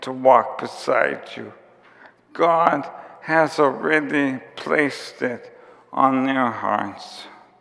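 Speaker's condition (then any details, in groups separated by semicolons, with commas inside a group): ALS; onset with tiredness and clumsiness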